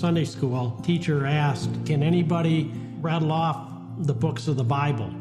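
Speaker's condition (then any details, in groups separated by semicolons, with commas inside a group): No condition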